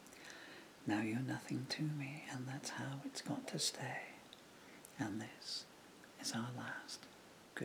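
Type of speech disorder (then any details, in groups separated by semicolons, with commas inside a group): Bulbar dysarthria; progressive bulbar palsy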